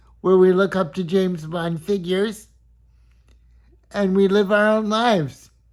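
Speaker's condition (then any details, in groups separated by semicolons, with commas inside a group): Cerebral palsy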